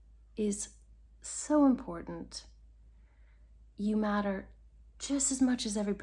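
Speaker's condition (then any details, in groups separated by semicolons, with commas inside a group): No condition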